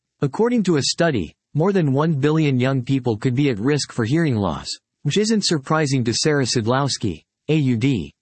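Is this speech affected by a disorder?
No.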